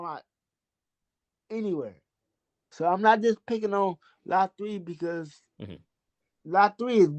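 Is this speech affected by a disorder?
Yes: cerebral palsy.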